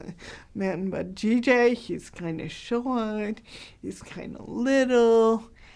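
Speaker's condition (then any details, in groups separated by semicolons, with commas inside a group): Cerebral palsy, mild; hard to understand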